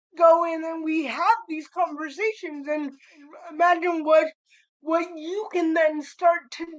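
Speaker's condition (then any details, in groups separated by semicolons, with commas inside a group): Cerebral palsy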